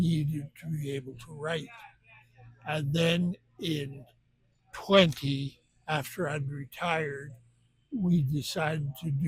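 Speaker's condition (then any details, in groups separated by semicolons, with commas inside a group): Benign essential tremor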